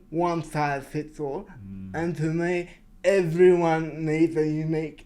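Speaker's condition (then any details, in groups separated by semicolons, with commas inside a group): Cerebral palsy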